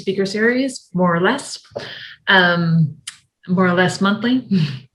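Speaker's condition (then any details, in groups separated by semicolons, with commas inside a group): No condition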